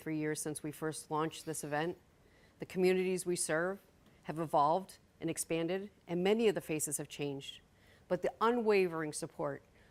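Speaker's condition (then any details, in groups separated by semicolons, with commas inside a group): No condition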